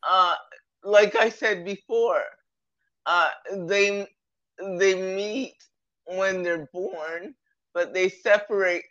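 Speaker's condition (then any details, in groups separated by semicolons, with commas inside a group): Cerebral palsy; present from birth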